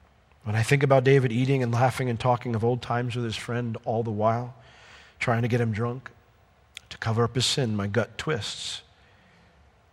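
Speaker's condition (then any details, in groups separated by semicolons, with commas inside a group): No condition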